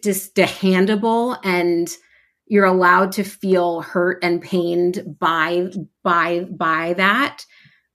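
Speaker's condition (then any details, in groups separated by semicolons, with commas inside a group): Stuttering; variable stuttering, formerly preoccupied with which words would be easier to say, helped by stuttering community; amount of stuttering, feeling stuck and physical tension fluctuate, stutters openly; repeated sounds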